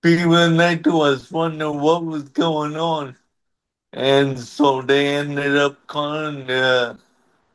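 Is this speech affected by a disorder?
Yes: cerebral palsy; wheelchair over the years.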